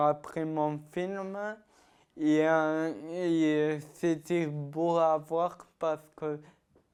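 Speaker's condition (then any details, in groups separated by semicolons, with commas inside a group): Ataxia-telangiectasia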